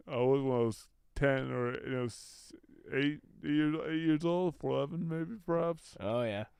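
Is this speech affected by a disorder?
Yes: brain injury.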